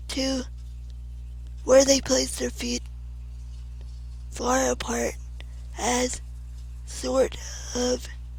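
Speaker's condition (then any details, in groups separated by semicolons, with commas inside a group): Cerebral palsy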